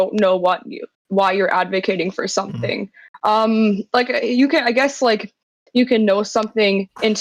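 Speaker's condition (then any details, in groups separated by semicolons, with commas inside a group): No condition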